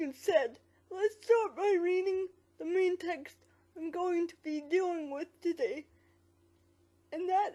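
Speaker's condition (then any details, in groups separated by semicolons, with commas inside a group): Quadriplegic cerebral palsy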